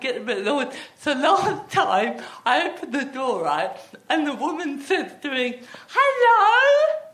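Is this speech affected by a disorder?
Yes: athetoid cerebral palsy, athetoid, with myotonia and ataxia.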